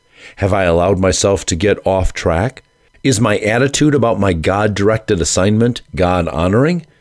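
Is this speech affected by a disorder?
No.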